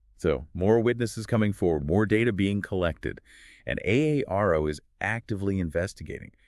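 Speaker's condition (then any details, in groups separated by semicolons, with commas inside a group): No condition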